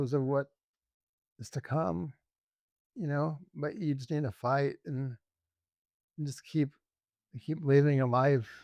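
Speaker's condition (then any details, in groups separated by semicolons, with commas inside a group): ALS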